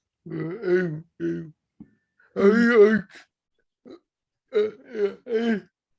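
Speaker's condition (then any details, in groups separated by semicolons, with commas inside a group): Cerebral palsy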